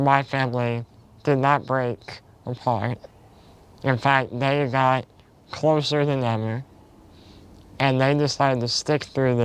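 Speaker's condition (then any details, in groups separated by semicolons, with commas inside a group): Spinal muscular atrophy type two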